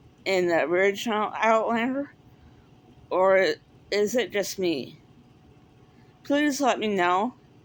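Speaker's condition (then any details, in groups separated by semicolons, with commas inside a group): Cerebral palsy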